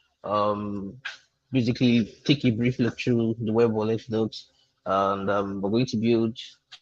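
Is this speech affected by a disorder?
No.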